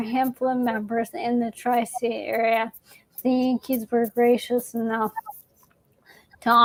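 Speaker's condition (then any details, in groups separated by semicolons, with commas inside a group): ALS; progressive motor neuron loss, non-genetic form; young-onset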